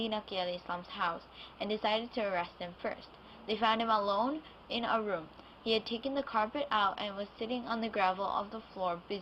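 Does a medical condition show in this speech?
No.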